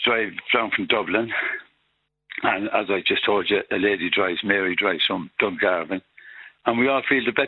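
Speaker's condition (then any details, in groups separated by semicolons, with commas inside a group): Parkinson's; progressive, over 10 years since diagnosis, no cure; Rock Steady Boxing, weekly 2-hour non-contact class, Portlaoise gym with Merrick, home punch bag, bike, walking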